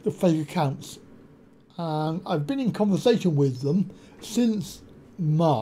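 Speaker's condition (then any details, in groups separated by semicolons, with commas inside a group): Cerebral palsy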